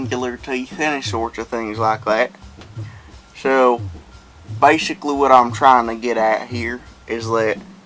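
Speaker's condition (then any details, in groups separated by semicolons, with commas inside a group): No condition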